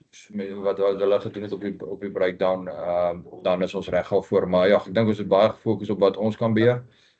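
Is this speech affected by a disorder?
No.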